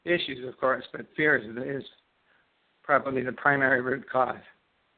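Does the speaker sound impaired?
Yes: Parkinson's disease; left side onset, first symptom left index finger tremor, worsened over four years, diagnosed by Ontario neurologist.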